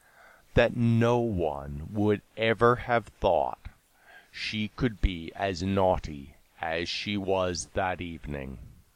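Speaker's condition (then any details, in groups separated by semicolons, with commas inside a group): No condition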